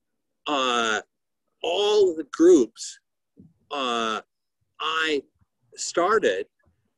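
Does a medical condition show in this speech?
Yes: aphasia; aphasia after stroke, woke with whole right side paralyzed, talking improving each month and year; can talk, loses about half the words in conversation, frequent hesitations; initially no talking, now halting telegraphic speech, many fillers and pauses, missing words.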